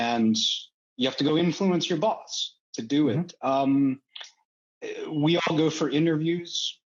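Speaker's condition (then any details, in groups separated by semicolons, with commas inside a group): No condition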